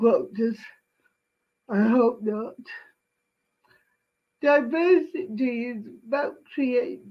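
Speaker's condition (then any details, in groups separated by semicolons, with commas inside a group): Cerebral palsy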